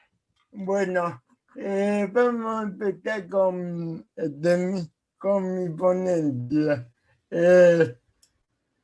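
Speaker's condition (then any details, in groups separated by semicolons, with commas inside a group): Cerebral palsy; speaks as if with potato in mouth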